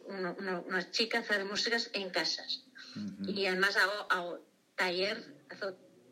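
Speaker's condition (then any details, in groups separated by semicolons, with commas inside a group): Aphasia after stroke; aphasia caused by stroke, husband Carlos recognised it and called emergency, rapid treatment, hands unaffected, cannot write; music helps speech, aphasia choir, home music sessions, theatre and reading workshops with aphasia; difficulty finding names of things, expression sometimes hard, cannot speak as wished, worse at night when tired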